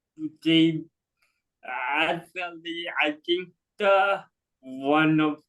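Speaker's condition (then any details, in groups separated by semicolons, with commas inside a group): Cerebral palsy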